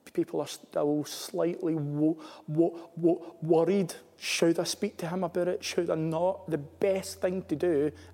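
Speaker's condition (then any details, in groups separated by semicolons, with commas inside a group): Stammer; stammer since at least young infantry recruit age, noticed by recruiting sergeant; stammer noticeable to listeners; prolonged sounds, blocks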